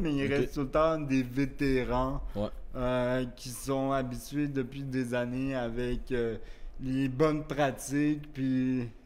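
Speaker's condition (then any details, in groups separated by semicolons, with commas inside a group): Cerebral palsy; wheelchair use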